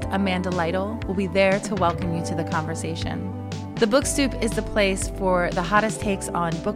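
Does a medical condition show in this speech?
No.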